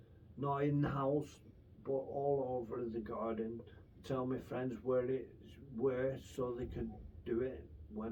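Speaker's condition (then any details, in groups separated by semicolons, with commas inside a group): Brain infection with surgery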